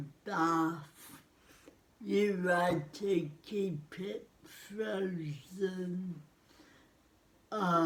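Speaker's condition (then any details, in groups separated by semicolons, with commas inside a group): Cerebral palsy; spastic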